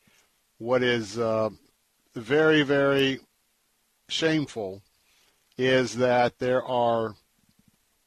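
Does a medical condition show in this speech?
No.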